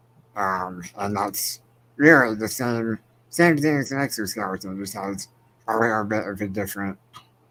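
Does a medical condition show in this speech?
Yes: spinal muscular atrophy.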